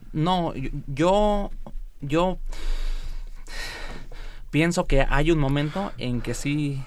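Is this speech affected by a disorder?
Yes: stuttering; no cure, controlled only with discipline and hard work; Maguire program, three-day intensive training, breathing exercises, new speaking habits, all techniques used without fail; speech needs conscious control like manual-transmission car; here repeated words, blocks.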